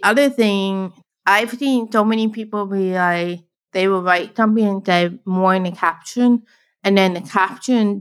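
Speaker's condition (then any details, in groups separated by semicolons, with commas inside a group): Deafblind, born deaf; narrowed visual field; hearing aid on right, cochlear implant on left, about 40 degree visual field; can speak, signing easier than speaking English in videos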